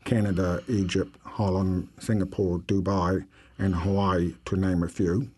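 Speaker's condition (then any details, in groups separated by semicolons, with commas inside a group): Deafness; diagnosed at 8 years old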